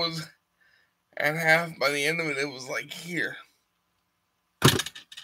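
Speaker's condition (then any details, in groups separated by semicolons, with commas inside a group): Cerebral palsy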